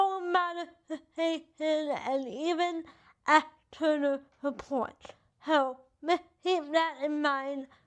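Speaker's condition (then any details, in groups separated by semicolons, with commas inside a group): Cerebral palsy, spastic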